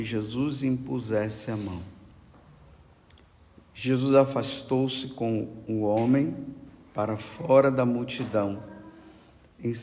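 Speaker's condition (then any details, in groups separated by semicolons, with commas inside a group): No condition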